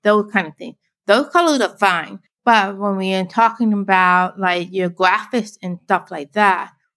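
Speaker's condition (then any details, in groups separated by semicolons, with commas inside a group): Deafblind, born deaf; about 40 degree visual field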